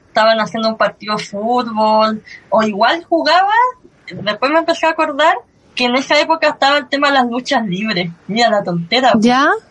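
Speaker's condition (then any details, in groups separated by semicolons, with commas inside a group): Cleft lip and palate; since early childhood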